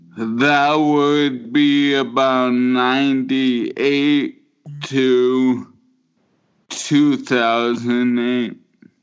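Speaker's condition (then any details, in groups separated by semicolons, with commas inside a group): Motor neuron disease; can no longer dance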